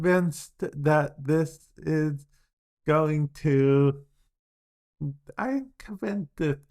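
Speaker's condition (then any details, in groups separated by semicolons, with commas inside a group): Cerebral palsy; affects speech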